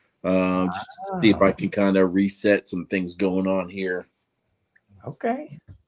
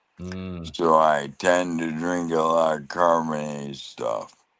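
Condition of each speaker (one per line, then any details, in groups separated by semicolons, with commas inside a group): No condition
ALS; right side and left hand weakness, cane, leg brace; five to six years since diagnosis, progressing, weaker, on medication; losing ability to talk and swallow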